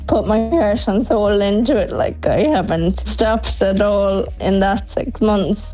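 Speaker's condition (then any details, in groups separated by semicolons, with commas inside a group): Friedreich's ataxia; drug Skyclarys from Biogen newly approved for HSE reimbursement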